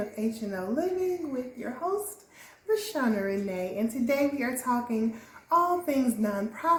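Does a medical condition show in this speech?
No.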